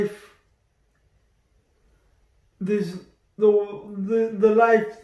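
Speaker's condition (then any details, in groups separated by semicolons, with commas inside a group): Cerebral palsy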